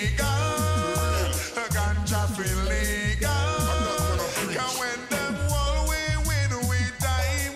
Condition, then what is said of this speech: No condition.